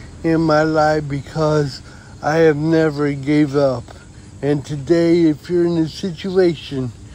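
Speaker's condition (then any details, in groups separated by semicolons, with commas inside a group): Cerebral palsy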